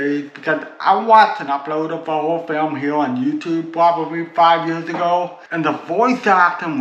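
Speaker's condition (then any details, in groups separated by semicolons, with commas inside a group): Cerebral palsy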